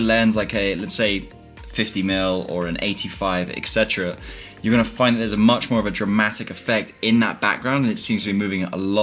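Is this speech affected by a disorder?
No.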